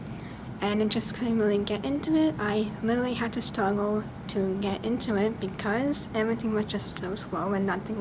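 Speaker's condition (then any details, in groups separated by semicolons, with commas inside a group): No condition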